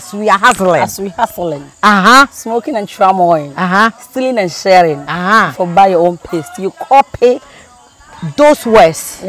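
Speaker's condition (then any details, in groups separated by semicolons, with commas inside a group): No condition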